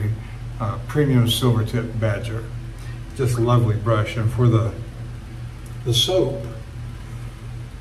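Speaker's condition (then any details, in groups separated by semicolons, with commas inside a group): No condition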